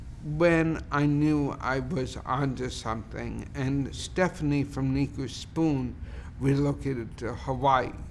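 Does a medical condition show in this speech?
Yes: cerebral palsy; speech primarily affected.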